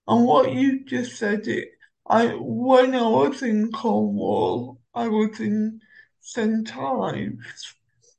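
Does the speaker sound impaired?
Yes: cerebral palsy; uses Omeo wheelchair.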